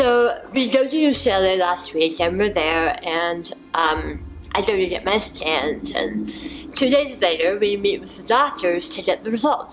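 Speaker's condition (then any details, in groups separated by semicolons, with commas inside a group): Hemi-glossectomy for oral cancer, hemiglossectomy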